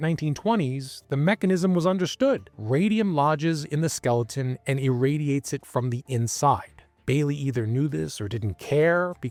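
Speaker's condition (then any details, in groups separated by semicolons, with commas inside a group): No condition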